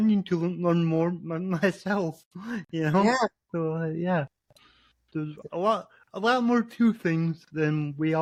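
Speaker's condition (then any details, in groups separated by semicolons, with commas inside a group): Cerebral palsy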